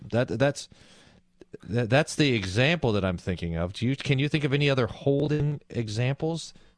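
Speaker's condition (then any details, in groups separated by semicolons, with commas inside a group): No condition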